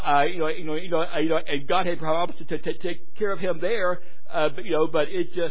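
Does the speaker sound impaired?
Yes: stuttering; preaching aloud to congregation; stutters while preaching, worries about listeners' first reaction; here repeated sounds, prolonged sounds.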